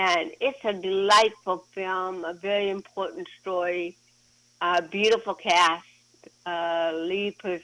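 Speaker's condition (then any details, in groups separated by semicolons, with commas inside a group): Cerebral palsy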